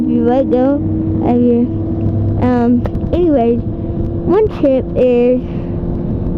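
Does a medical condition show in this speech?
Yes: cerebral palsy; affects legs.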